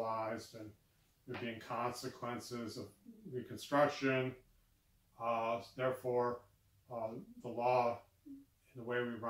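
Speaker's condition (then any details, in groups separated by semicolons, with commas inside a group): No condition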